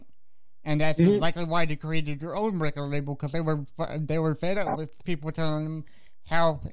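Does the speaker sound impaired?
Yes: cerebral palsy; walks with walker.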